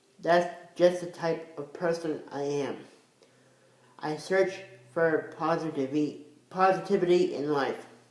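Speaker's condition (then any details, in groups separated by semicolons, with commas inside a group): Cerebral palsy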